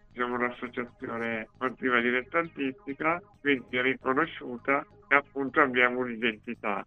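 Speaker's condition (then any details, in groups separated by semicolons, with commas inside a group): Duchenne muscular dystrophy; walked until age 10, then first electric wheelchair due to disease; age 37, uses electric wheelchair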